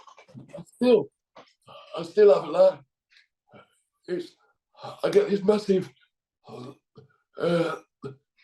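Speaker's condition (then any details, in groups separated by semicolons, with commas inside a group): Cerebral palsy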